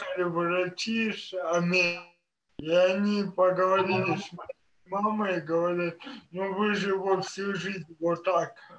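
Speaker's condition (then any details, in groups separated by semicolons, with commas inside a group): Cerebral palsy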